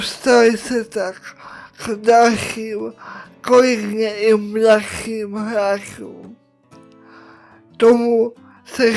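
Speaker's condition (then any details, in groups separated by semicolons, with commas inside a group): Cerebral palsy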